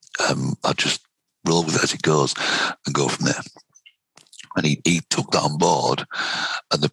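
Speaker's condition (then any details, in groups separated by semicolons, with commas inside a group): Vocal cord cancer, head and neck cancer, right vocal cord; no recurrence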